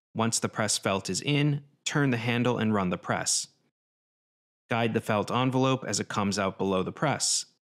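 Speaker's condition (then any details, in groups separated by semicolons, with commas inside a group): No condition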